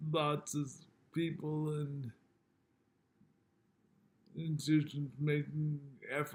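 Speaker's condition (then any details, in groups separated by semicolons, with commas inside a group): Multiple sclerosis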